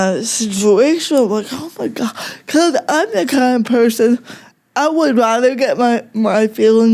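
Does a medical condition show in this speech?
Yes: cerebral palsy; speech most affected.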